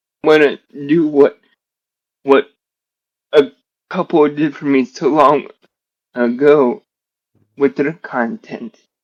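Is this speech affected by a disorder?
Yes: generalized dystonia.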